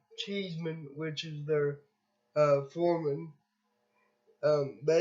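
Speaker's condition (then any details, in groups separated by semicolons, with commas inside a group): Cerebral palsy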